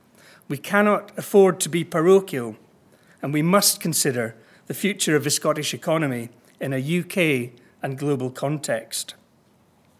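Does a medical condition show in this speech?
No.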